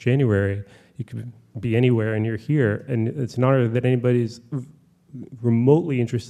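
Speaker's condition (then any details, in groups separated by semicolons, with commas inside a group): Stuttering; present since at least ninth grade; prolonged sounds, blocks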